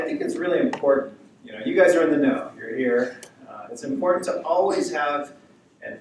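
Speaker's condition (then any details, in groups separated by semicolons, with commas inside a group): No condition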